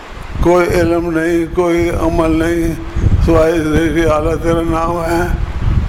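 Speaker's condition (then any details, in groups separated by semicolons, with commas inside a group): Difficulty speaking; hopes listeners can understand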